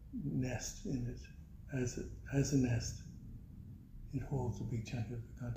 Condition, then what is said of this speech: Parkinson's disease. I had that knee replaced because I could hardly walk. So I was teaching from a chair, and my voice went on me.